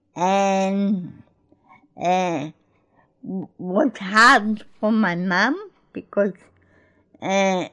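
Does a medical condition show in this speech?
Yes: cerebral palsy; cerebral palsy from childhood, born in Greece, cannot move without some support; had speech problems in childhood, began talking after attending Gruella school.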